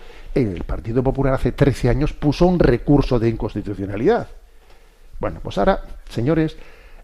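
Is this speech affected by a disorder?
No.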